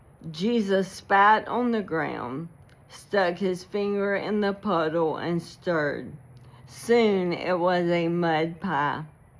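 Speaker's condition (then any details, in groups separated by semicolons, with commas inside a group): ALS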